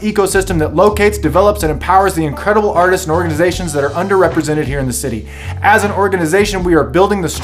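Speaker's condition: No condition

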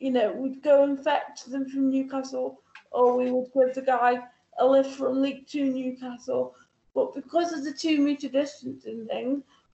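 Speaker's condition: Cerebral palsy; full-time wheelchair user

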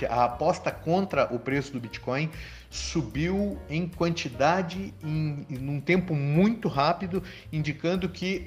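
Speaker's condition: No condition

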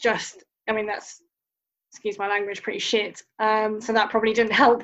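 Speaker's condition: Cleft lip and palate; soft palate repair

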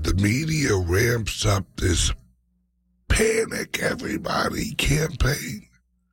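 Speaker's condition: Speech impediment, mild

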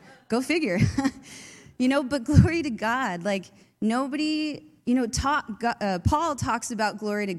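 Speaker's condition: No condition

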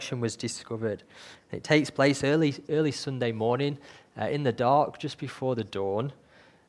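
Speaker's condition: No condition

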